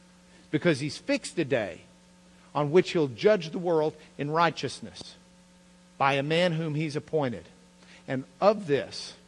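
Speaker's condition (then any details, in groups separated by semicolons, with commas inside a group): No condition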